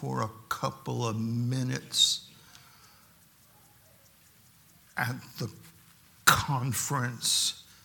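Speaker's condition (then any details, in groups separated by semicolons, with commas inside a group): Stuttering; speaks slowly by necessity, stuttering can stop speech, takes slow breath, slightly changes voice; prolonged sounds, blocks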